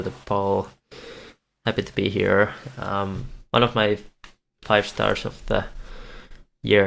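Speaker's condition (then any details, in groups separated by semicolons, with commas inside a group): No condition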